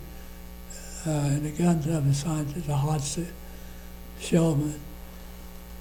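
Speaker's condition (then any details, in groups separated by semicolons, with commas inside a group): Parkinson's disease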